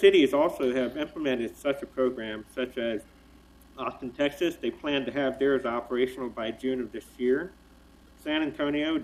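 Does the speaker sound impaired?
Yes: deafblind; legally blind and legally deaf.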